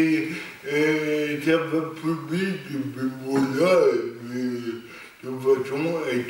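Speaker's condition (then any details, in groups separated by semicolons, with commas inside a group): Cerebral palsy; lifelong, non-progressive; stable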